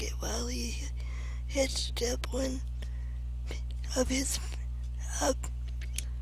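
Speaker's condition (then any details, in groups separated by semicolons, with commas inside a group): Cerebral palsy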